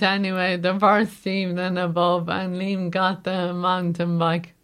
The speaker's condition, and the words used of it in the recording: ALS (motor neuron disease). But, like, my mobility and my voice and the everyday things, I just can't do anymore.